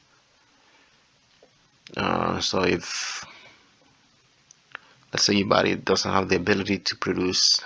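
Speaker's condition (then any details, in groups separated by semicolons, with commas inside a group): No condition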